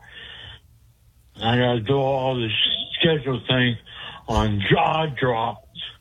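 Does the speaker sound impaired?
Yes: speech impediment.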